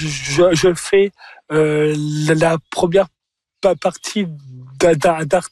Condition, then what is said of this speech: Stuttering. Il s'est fait connaître dans l'émission La France a un incroyable talent, il est bègue.